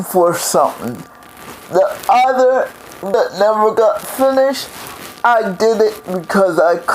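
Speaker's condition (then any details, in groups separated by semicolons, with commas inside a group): Cerebral palsy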